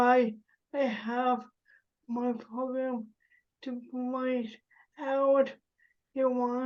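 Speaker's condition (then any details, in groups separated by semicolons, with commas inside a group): Cerebral palsy; spasticity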